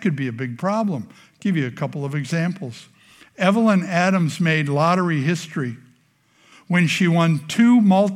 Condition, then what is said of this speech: None; typical speech.